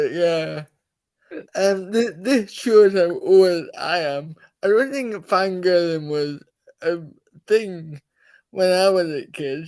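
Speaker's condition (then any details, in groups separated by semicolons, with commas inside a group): Cerebral palsy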